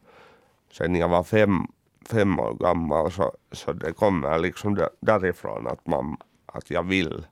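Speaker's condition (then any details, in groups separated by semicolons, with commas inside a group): Cerebral palsy; uses wheelchair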